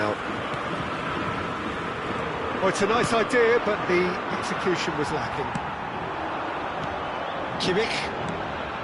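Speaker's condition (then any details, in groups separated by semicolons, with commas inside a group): No condition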